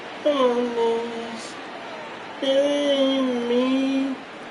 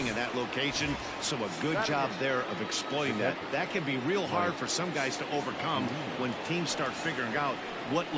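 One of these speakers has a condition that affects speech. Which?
The first: cerebral palsy; from birth.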